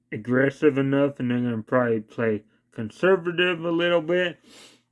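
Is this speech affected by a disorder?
Yes: cerebral palsy.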